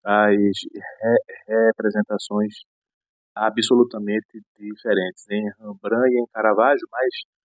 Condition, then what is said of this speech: Stuttering. Quando tem uma aula, palestra, né, algo assim, eu sempre costumo começar falando isso, né, que eu tenho essa disfluência da fala, que é a gagueira, né?